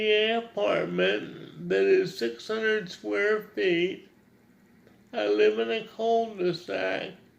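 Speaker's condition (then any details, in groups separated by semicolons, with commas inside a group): Cerebral palsy; wants clearer, more precise speech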